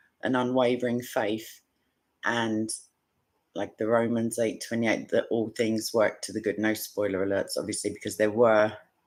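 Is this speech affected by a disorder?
No.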